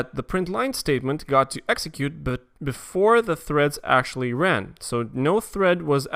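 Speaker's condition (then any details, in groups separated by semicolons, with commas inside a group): No condition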